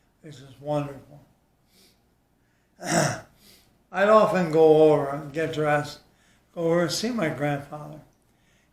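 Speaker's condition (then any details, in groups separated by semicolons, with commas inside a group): ALS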